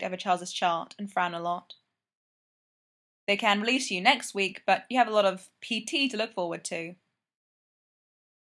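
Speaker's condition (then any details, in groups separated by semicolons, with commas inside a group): No condition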